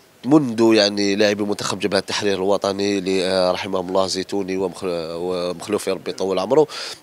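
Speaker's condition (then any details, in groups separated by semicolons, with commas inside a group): No condition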